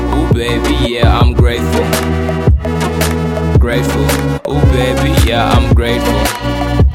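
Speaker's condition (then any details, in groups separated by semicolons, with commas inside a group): No condition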